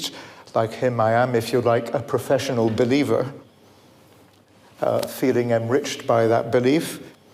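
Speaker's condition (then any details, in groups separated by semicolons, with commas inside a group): No condition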